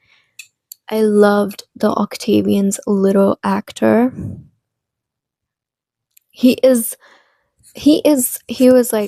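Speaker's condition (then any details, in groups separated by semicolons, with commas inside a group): No condition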